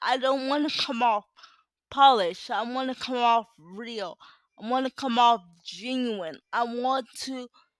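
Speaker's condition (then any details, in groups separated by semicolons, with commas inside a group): Cerebral palsy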